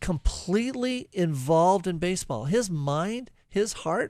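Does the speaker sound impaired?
No.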